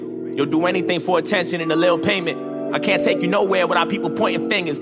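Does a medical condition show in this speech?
No.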